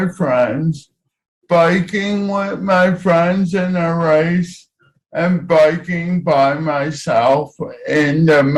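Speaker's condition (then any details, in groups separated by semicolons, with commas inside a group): Cerebral palsy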